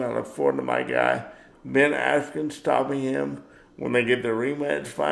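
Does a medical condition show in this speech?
Yes: cerebral palsy; power wheelchair.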